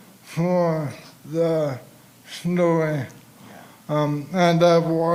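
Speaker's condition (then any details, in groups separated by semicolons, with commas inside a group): ALS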